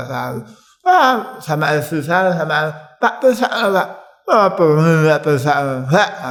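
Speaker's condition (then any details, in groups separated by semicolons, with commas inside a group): Tongue cancer; biopsy-confirmed, ECCT treatment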